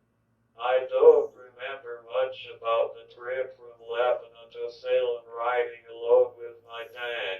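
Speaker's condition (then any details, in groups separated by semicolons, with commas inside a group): Cerebral palsy; from birth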